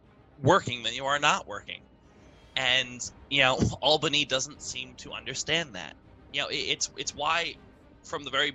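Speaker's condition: No condition

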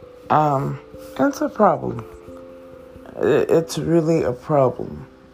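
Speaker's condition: Stroke with stutter; caregiver Miss Priest gives medicines

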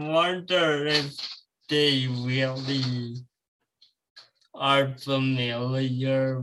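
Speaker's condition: Cerebral palsy

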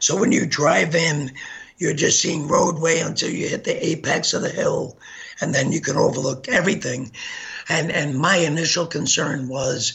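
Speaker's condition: Gunshot injury to voice box; hit spine

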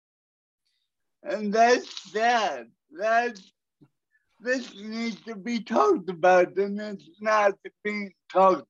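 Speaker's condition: Cerebral palsy; cerebral palsy from birth, 37 years with condition; walking distance much reduced compared with before, suspects condition is progressive

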